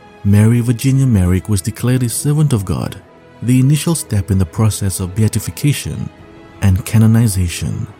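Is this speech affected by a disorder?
No.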